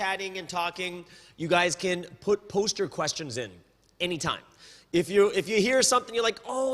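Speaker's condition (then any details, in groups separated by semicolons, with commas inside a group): No condition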